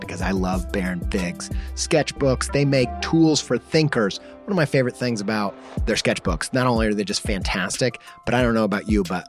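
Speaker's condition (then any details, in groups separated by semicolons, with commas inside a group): No condition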